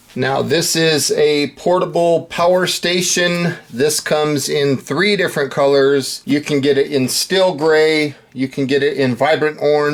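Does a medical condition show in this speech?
No.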